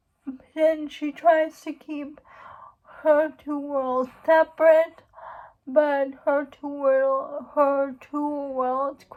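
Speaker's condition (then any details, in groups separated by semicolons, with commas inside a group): Cerebral palsy; uses wheelchair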